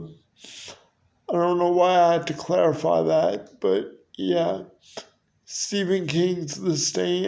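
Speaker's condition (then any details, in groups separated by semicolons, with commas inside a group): Cerebral palsy; wheelchair, needs transfer help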